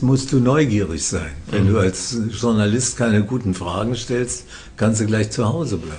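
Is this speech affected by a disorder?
Yes: Parkinson's disease; incurable, diagnosed by a psychiatrist, treated by professor Jens Volkmann in Würzburg, medication adjusts symptoms.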